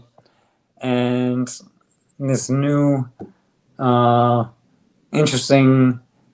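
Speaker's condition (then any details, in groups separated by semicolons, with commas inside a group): ALS; on drug, stronger bite, speaks better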